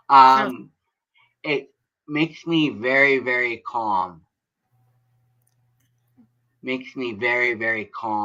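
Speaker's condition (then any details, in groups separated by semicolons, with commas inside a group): Cerebral palsy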